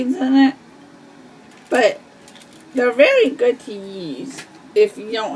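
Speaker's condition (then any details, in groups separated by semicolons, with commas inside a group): Cerebral palsy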